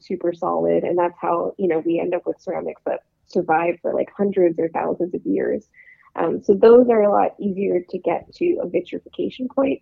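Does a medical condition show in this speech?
No.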